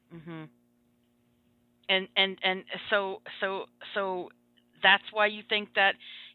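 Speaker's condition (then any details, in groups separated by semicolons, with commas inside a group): Stuttering; rarely stutters on own name; audible stutters during recording, including a block; repeated sounds, repeated words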